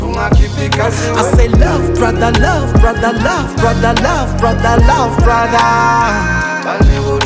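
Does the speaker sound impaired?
No.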